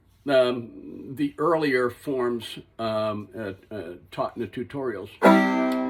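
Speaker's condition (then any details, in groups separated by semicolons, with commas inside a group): No condition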